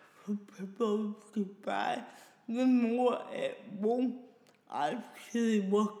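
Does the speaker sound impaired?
Yes: cerebral palsy; daily speech difficulty, hears own speech differently from listeners.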